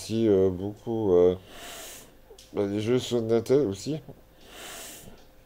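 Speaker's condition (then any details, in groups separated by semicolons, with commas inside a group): Duchenne muscular dystrophy; reduced mobility; moves only thumb, uses trackball and two switches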